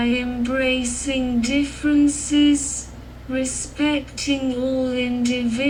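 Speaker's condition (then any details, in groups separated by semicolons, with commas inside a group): Cerebral palsy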